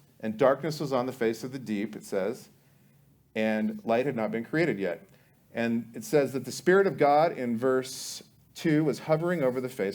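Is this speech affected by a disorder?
No.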